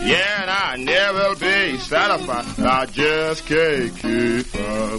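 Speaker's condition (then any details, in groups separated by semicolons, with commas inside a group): No condition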